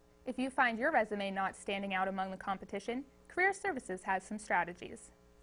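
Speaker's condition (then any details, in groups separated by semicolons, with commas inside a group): No condition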